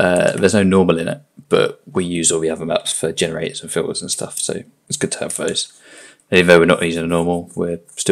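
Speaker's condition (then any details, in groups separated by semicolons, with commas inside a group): No condition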